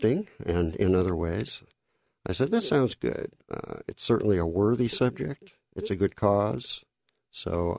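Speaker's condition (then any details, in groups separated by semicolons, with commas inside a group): Cleft lip and palate; congenital cleft lip and palate, several unpleasant surgeries in childhood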